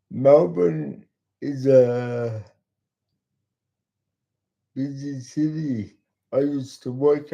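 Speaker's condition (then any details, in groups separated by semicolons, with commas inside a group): Cerebral palsy; talks slowly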